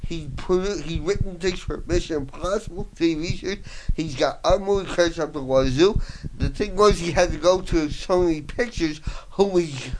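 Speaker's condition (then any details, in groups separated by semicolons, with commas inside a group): Voice box damage, traumatic brain injury; slight speech impediment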